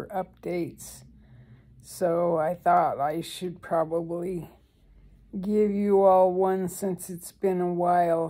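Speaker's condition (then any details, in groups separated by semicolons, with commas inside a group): ALS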